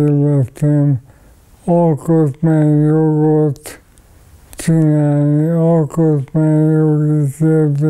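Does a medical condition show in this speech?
Yes: ALS.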